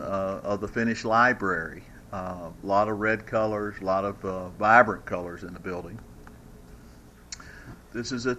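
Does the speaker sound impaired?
No.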